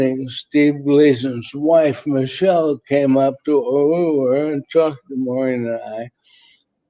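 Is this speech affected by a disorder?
Yes: ALS; about one year since diagnosis, weak getting up, uses lift; voice tires, needs rest.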